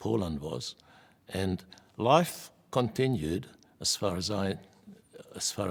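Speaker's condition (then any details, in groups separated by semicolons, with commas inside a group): No condition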